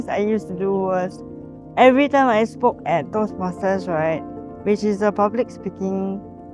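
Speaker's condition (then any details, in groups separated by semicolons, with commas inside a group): Cerebral palsy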